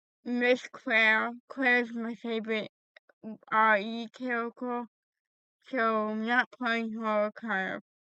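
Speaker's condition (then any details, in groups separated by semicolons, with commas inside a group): Cerebral palsy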